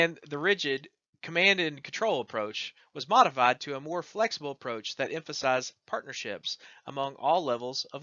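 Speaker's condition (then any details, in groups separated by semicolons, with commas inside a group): No condition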